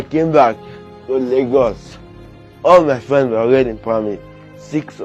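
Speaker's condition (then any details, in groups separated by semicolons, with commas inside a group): Cerebral palsy; limits movement and coordination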